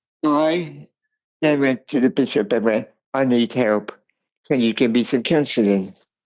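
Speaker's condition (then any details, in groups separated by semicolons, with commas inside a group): Cerebral palsy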